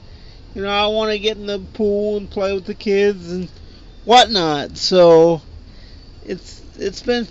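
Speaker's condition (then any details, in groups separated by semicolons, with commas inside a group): Cerebral palsy; wheelchair user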